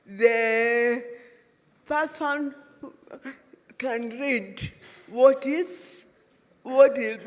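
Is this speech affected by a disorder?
Yes: cerebral palsy.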